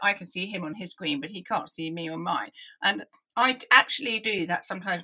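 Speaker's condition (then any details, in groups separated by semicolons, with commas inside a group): Deafness; analog hearing aids in childhood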